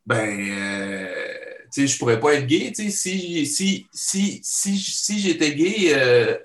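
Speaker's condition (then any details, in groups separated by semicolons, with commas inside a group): Stuttering; stutters in daily life, partial control keeps spontaneity, full control would need changed voice; repeated sounds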